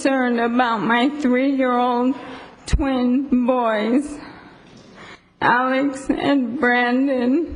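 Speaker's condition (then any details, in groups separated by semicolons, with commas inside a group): ALS; speech audibly affected, swallowing and breathing issues, worsening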